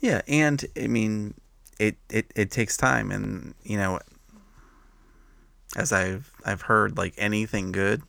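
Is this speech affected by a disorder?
Yes: stuttering; stuttering since childhood, onset about age 3; past couple of years practicing physical speaking style: breathing, adding pauses, moving through words, phrases; variable, smoother forward-moving speech on good days while still stuttering, worse other days; here repeated sounds, repeated words.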